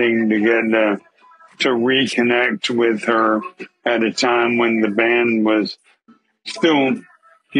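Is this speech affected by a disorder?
Yes: ALS.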